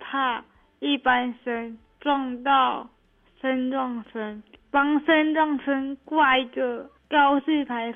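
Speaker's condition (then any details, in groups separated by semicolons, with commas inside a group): Cerebral palsy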